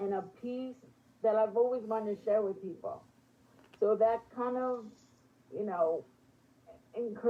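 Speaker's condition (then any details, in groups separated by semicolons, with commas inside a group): Spastic quadriplegic cerebral palsy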